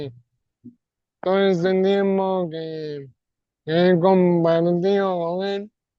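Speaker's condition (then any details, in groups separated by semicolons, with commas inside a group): ALS; non-bulbar form; over 3 years since onset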